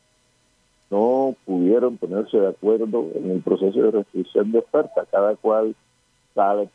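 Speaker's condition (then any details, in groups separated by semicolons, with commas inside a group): No condition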